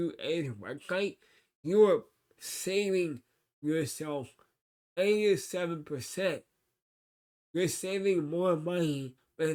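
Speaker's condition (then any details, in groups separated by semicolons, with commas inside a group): Cerebral palsy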